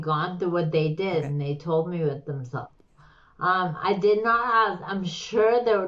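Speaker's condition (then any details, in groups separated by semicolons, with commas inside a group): Slurred speech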